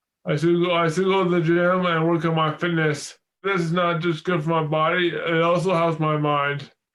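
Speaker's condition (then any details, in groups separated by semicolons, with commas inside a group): Traumatic brain injury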